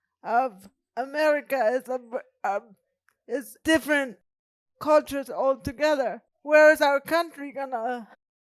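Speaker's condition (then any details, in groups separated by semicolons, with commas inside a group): Cerebral palsy; present from birth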